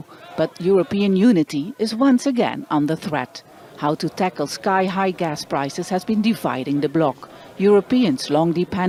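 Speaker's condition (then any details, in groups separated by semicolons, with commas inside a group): No condition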